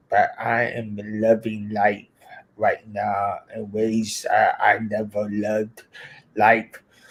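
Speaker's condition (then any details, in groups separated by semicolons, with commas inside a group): Cerebral palsy; affects speech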